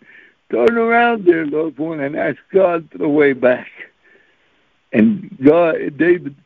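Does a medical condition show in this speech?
Yes: cerebral palsy; since birth.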